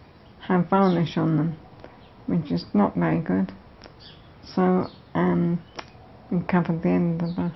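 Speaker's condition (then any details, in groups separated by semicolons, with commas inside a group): Multiple sclerosis; no hand movement; jaw ache, drooling when painting with mouth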